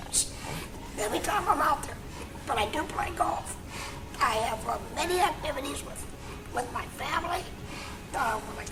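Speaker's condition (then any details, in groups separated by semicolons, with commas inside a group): Laryngectomy, oesophageal; voice box removed; esophageal speech, soft, with pitch range, highly skilled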